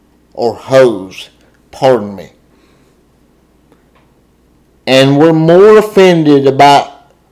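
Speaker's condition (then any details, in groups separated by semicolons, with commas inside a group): Cerebral palsy, spastic diplegia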